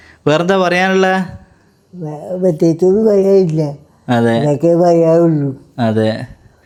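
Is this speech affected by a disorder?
Yes: cerebral palsy; present from birth, electric wheelchair, weak right hand; cannot walk alone, needs lifting and daily help; slight lack of clarity.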